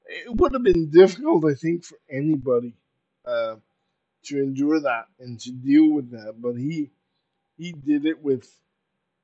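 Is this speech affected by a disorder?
Yes: cerebral palsy; uses power wheelchair.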